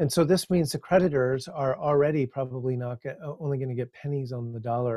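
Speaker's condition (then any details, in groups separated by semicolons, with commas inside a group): No condition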